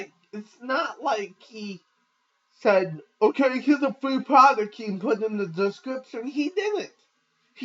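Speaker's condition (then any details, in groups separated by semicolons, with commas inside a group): Cerebral palsy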